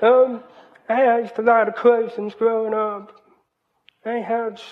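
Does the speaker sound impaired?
Yes: hearing loss, cochlear implant; hears but does not always understand.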